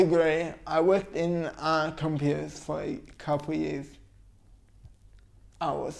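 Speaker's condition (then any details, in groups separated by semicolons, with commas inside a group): Cerebral palsy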